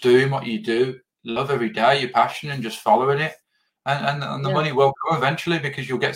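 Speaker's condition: No condition

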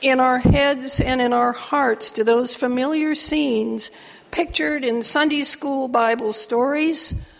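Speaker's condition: No condition

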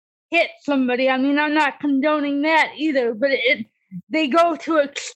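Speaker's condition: Cerebral palsy; disability since childhood

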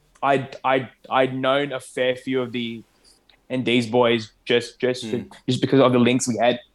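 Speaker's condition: Speech impediment; worst high school years 8 to 10, linked to fear, low confidence, learning English; ongoing, still working on it, past speech therapy felt unsuitable; milder than in high school, still audible, host barely notices; therapy: slow speech, drawn-out words, spacing

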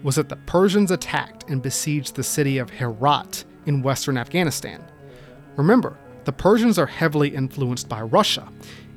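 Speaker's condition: No condition

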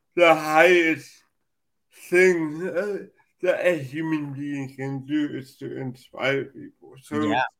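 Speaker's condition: Cerebral palsy; from birth

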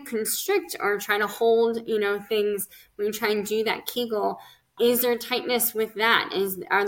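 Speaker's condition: Cleft lip and palate; physical therapy after graft

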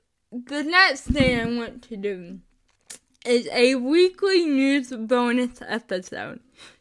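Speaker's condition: Cerebral palsy; chronic illness and disability

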